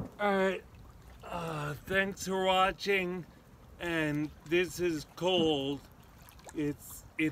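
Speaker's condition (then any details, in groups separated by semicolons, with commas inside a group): Ataxia; progressive, affects balance and speech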